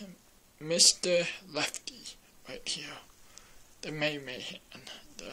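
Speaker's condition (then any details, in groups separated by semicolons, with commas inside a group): Cerebral palsy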